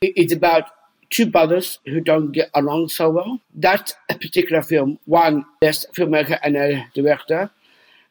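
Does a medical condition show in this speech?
Yes: Down syndrome.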